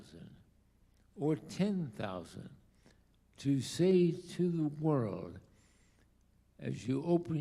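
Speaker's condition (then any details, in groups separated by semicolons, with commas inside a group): ALS; diagnosed about two years ago, late onset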